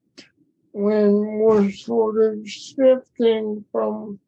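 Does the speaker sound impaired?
Yes: cerebral palsy; adaptive yoga with breath work.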